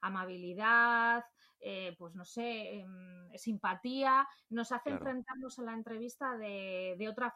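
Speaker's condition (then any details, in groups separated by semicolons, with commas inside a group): No condition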